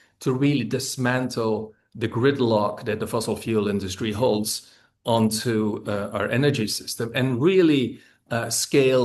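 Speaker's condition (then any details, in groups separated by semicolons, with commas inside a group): No condition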